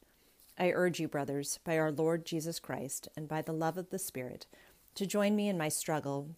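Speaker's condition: No condition

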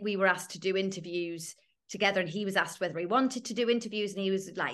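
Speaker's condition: No condition

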